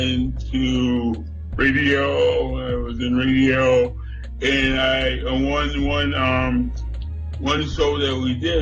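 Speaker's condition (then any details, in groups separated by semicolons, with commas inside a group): Cerebral palsy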